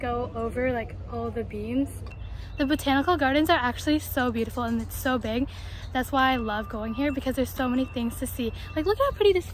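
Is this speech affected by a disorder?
No.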